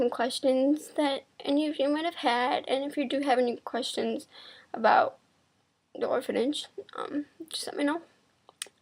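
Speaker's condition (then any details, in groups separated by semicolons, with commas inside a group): Cerebral palsy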